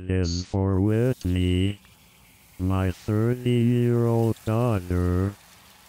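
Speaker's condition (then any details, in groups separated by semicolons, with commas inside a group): Amyotrophic lateral sclerosis; bulbar onset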